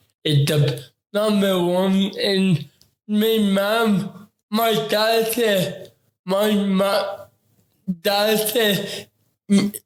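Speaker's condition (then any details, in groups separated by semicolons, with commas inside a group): Ataxic cerebral palsy; affects talking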